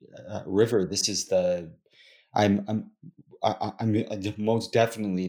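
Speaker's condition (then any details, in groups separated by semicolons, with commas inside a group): Stuttering; stuttering since childhood; stutters throughout interview; allows stuttering rather than trying to be fluent; repeated sounds, repeated words, blocks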